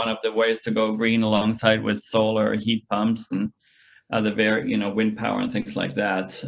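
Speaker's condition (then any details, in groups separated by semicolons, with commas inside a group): No condition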